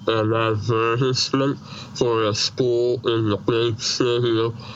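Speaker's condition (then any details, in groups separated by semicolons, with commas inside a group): Treacher Collins syndrome, severe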